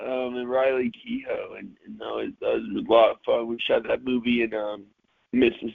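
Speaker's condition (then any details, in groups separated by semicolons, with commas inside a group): Cerebral palsy, mild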